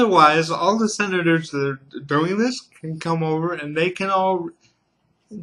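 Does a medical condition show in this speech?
Yes: cerebral palsy.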